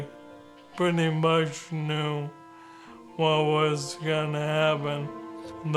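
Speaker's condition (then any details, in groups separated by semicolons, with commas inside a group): ALS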